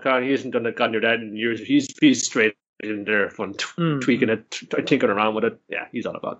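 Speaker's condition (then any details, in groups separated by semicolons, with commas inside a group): Stuttering; stutters in general when too excited; stuttering a lot this recording, first mistaken for connection problem; tries to suppress it, lets others talk; repeated words, blocks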